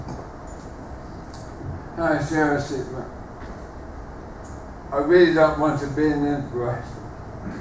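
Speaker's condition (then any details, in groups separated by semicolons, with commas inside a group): Motor neuron disease, bulbar onset; slurred words first symptom, speech audibly affected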